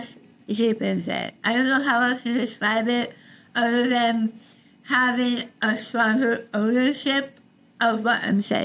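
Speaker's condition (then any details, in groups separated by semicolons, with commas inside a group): Tongue cancer, partial glossectomy; partial glossectomy, over half tongue removed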